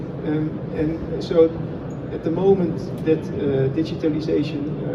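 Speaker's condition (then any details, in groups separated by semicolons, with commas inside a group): No condition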